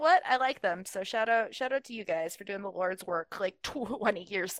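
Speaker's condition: No condition

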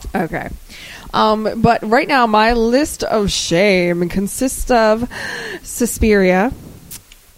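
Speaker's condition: No condition

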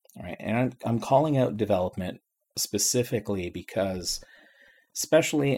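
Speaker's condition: No condition

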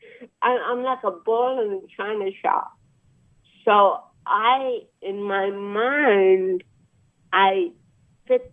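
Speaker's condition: Cerebral palsy; very slow handwriting

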